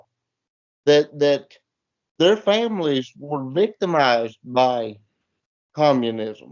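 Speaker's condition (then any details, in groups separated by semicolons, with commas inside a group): Cerebral palsy; reports speaking clearly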